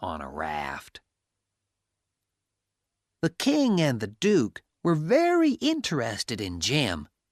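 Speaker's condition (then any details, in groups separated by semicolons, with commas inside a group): No condition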